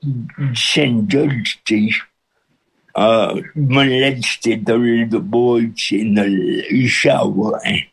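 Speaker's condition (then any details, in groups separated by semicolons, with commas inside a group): Cerebral palsy with speech impediment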